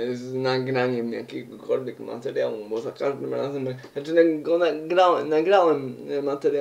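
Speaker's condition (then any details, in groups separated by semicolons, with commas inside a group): Cerebral palsy; uses wheelchair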